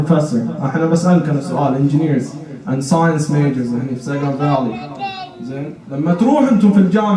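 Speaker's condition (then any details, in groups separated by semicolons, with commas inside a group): No condition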